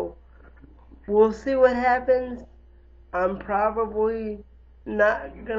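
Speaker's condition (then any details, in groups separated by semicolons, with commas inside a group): Cerebral palsy; lifelong, wheelchair user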